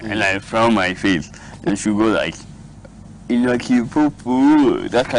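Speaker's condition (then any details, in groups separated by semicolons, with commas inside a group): Cerebral palsy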